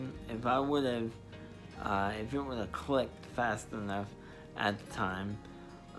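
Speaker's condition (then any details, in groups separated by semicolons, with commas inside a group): Spastic diplegia cerebral palsy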